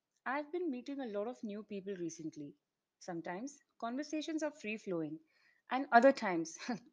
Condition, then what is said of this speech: None; typical speech.